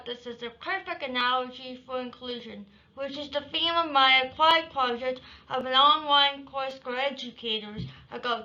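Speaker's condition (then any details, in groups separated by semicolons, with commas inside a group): Cerebral palsy; from birth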